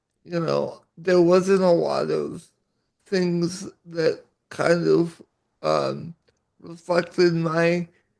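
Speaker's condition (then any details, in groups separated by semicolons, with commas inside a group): Cerebral palsy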